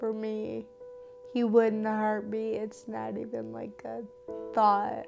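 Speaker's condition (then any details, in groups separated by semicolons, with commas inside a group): Friedreich's ataxia; neurological, nerves and muscles weaken; onset around age eight, balance loss, uses wheelchair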